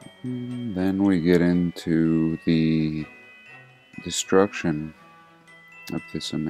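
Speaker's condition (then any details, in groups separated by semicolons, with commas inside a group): No condition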